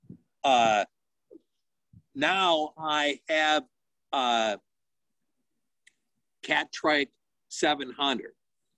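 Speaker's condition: Aphasia; aphasia after stroke, woke with whole right side paralyzed, talking improving each month and year; can talk, loses about half the words in conversation, frequent hesitations; initially no talking, now halting telegraphic speech, many fillers and pauses, missing words

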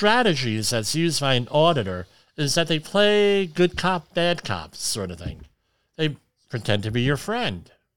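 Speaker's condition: Cleft lip and palate; has tinnitus

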